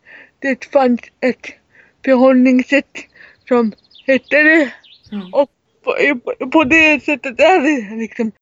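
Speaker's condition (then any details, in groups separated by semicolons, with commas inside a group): Cerebral palsy; severe, wheelchair user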